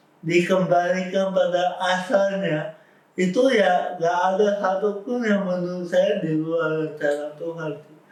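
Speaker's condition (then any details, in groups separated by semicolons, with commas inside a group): Cerebral palsy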